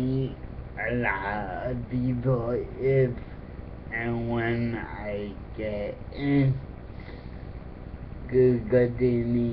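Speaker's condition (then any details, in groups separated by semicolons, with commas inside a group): Cerebral palsy; physical disability; affects speech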